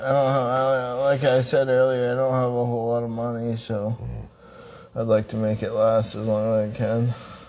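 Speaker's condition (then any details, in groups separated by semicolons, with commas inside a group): Traumatic brain injury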